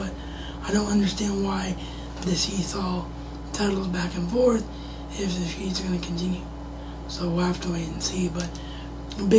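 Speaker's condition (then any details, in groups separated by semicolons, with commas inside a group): Cerebral palsy; wheelchair bound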